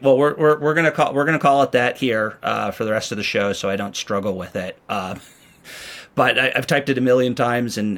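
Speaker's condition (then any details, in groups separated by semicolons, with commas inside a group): No condition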